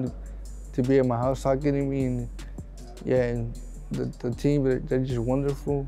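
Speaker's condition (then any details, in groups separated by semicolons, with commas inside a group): Cerebral palsy; cerebral palsy, premature birth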